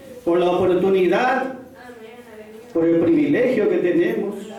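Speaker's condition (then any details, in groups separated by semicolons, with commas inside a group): No condition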